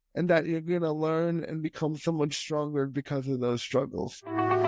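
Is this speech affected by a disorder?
Yes: spastic quadriplegic cerebral palsy.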